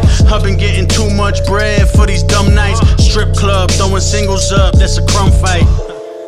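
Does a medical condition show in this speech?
No.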